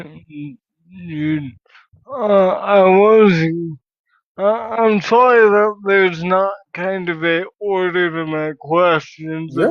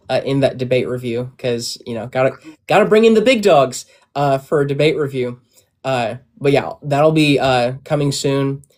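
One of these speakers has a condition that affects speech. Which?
The first: cerebral palsy.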